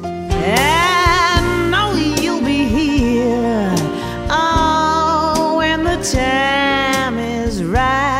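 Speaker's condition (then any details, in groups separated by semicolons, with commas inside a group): No condition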